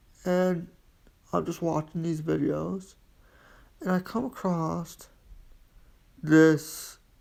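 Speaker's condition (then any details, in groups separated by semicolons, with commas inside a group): Quadriplegic cerebral palsy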